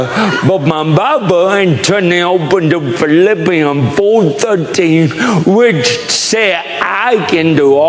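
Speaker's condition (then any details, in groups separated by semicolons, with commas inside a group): Cerebral palsy; speech hard to understand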